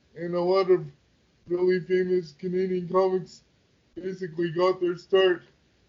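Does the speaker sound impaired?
Yes: quadriplegic cerebral palsy; most of body affected, wheelchair user, needs help holding mic and adjusting position on stage; raising funds for ramp system to access inaccessible stages.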